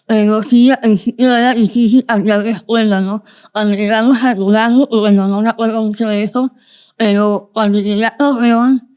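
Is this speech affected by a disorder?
Yes: Moebius syndrome, congenital.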